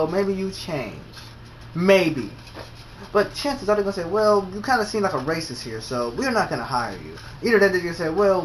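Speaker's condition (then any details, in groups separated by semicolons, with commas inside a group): No condition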